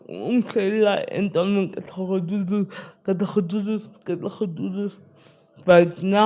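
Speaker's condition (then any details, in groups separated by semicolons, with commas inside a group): Spastic cerebral palsy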